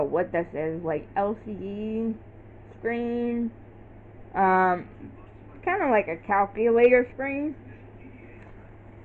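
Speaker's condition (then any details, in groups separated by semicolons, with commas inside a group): Cerebral palsy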